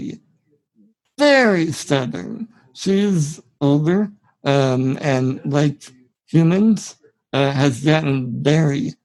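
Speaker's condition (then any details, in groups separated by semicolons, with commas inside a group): Spinal muscular atrophy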